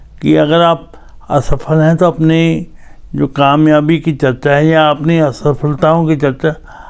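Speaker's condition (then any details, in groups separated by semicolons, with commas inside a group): Cerebral palsy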